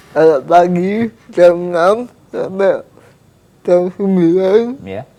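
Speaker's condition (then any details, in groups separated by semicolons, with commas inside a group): Cerebral palsy; does not limit daily activities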